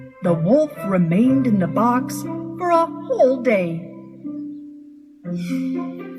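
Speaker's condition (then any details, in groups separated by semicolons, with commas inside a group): No condition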